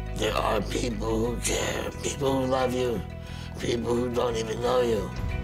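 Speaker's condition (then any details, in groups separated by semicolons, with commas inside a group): Laryngeal cancer; tracheotomy tube a couple months ago; stage 1 a couple years ago, recurred, 62 neck radiation treatments, chemo; scratchy voice, losing voice, throat clearing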